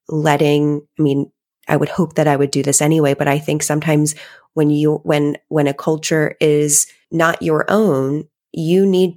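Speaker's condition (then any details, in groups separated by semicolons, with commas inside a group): No condition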